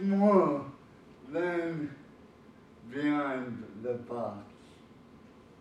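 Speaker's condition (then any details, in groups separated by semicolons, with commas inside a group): Cerebral palsy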